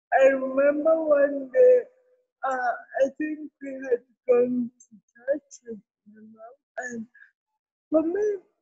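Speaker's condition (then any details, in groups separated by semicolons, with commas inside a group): Cerebral palsy; therapy since six months old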